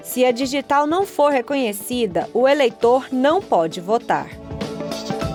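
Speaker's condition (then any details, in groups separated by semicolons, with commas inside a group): No condition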